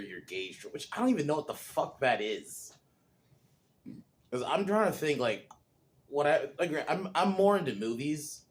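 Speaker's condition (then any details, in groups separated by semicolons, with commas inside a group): No condition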